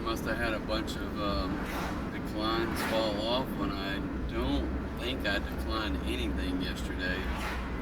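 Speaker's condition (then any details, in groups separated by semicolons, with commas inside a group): No condition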